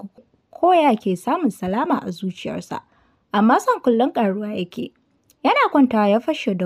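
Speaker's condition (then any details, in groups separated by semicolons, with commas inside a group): No condition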